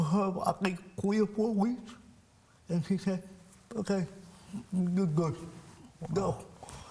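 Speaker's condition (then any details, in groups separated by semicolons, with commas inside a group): Cerebral palsy; from birth; speech impairment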